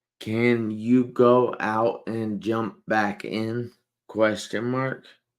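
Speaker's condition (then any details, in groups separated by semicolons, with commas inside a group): Traumatic brain injury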